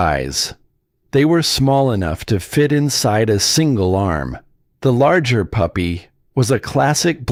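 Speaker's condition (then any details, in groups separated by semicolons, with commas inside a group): No condition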